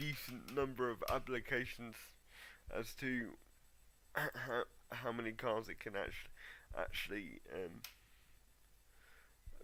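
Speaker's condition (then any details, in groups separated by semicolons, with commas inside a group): Cerebral palsy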